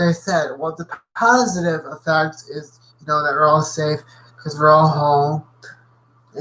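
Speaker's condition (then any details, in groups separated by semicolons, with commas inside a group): Cerebral palsy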